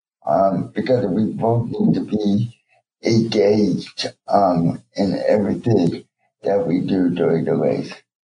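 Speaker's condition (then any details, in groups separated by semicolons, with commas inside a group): Cerebral palsy; types about 10 words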